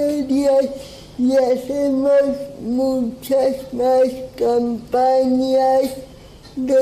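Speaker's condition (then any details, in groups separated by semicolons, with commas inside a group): Cerebral palsy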